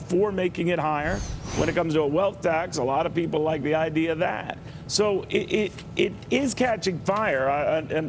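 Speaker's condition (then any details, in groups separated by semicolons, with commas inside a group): No condition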